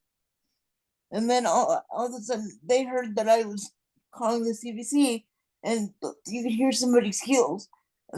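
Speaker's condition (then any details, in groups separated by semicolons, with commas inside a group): Cerebral palsy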